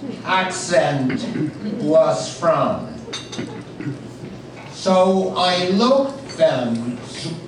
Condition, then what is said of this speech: Aphasia. Music has taught me to sing again, speak again.